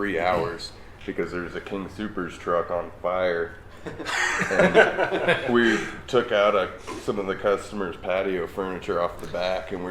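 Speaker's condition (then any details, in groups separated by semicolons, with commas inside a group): No condition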